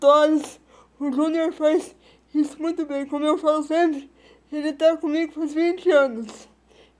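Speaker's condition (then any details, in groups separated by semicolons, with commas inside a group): Cerebral palsy; spasticity, premature birth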